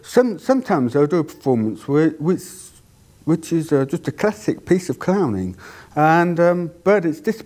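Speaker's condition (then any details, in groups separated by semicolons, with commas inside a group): Deafness; cannot hear own voice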